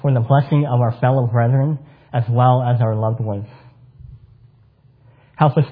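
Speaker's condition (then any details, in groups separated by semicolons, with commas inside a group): Cleft palate; congenital cleft palate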